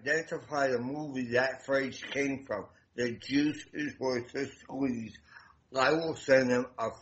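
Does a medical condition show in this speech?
Yes: damaged voice box; voice sounds noticeably different, self-conscious about voice, limits meeting people.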